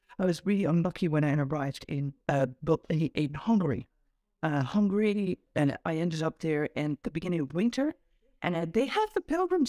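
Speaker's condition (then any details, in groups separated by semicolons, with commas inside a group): No condition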